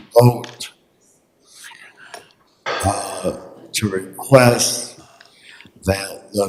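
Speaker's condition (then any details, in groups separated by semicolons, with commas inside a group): Traumatic brain injury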